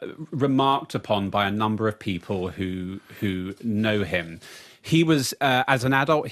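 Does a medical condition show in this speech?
Yes: stutter, interiorized stammering; lifelong hereditary developmental stutter, mother stuttered, primarily neurological, 15 years childhood therapy, Michael Palin Centre London; childhood therapy aimed at concealing stutter, very problematic in early 30s, evening course London, exposure therapy; here repeated words, prolonged sounds.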